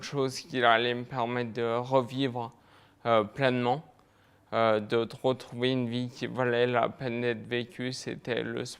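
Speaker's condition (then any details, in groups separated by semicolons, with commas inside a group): Multiple sclerosis; fatigue, lower limbs affected; onset about six years ago, lower limbs improved, walking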